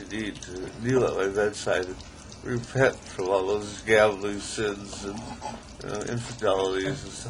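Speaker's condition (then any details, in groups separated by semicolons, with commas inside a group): ALS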